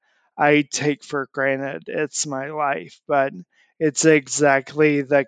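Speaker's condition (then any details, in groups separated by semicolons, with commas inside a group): Amyotrophic lateral sclerosis; onset last fall, leg bouncing at rest, muscle twitches, weakness in legs and arms, walker since falls; months since diagnosis, on treatment, can't dress self, sometimes needs help brushing teeth; still able to speak, voice and message banking done for future speech loss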